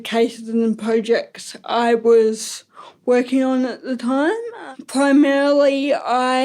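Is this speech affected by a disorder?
Yes: ataxic cerebral palsy.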